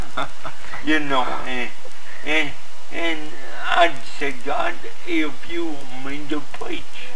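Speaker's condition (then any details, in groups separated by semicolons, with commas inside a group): Cerebral palsy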